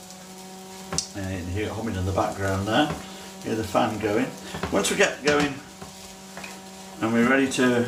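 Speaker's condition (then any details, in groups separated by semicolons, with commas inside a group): No condition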